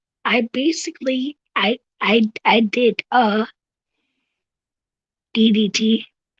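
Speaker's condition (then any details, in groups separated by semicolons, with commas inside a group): Cerebral palsy; visible disability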